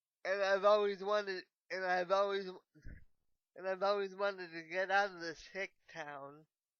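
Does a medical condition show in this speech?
Yes: cerebral palsy.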